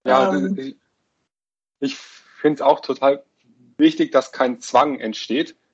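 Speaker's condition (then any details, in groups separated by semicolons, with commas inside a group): Stuttering; self-help in Flow-Gruppe München; repeated sounds, blocks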